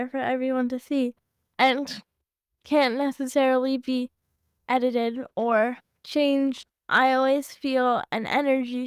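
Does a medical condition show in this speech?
Yes: cerebral palsy.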